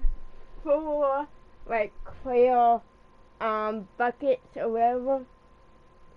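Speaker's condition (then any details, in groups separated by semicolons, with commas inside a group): Cerebral palsy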